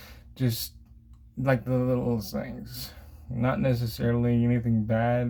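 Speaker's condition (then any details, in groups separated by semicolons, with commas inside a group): Cerebral palsy; from birth, affects motor skills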